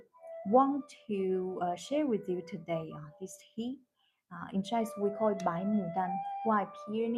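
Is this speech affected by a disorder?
No.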